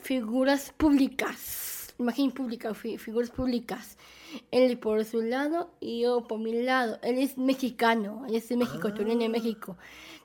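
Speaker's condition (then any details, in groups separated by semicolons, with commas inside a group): Down syndrome; present from birth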